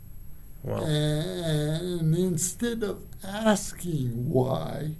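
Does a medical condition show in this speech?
Yes: cerebral palsy; from birth.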